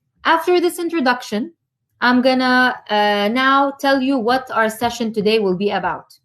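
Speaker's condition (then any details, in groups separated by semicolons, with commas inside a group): No condition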